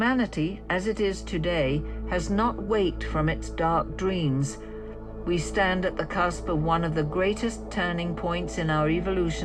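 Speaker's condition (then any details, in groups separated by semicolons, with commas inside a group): No condition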